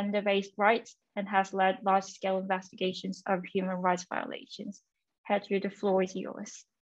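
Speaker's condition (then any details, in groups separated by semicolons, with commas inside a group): No condition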